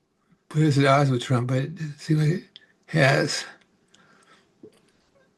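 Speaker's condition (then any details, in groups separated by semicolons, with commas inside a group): Parkinson's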